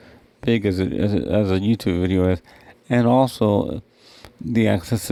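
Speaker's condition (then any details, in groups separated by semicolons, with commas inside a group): Cerebral palsy; wheelchair user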